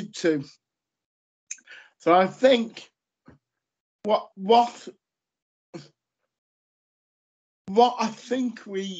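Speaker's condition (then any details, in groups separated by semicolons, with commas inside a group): Cerebral palsy; lifelong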